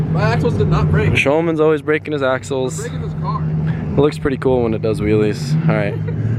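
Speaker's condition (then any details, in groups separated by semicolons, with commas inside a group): No condition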